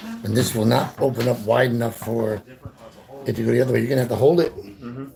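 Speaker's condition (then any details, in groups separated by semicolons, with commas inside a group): No condition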